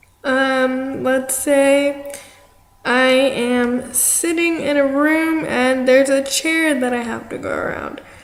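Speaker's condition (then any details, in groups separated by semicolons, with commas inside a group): Cerebral palsy; affects arm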